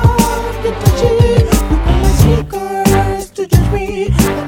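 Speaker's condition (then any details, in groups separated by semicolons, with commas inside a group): No condition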